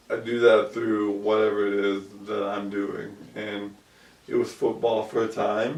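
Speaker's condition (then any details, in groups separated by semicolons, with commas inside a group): ALS; about 2 years since onset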